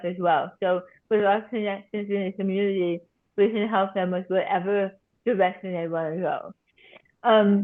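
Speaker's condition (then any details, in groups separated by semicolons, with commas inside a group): Tongue cancer surgery and reconstruction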